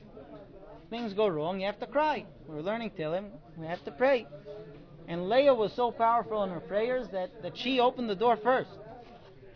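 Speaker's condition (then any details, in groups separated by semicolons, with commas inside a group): No condition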